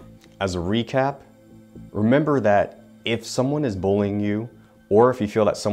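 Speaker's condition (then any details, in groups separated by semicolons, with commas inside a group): No condition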